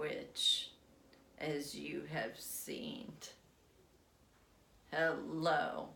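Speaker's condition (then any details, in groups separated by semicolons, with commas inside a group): Essential tremor; affects legs as well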